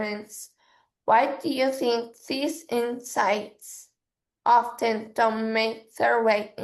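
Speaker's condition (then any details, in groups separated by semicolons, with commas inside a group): Cerebral palsy; hard to talk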